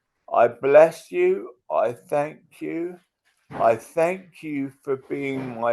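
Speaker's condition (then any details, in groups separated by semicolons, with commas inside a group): Multiple sclerosis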